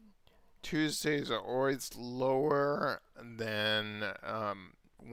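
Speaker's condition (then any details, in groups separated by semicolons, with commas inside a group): Multiple sclerosis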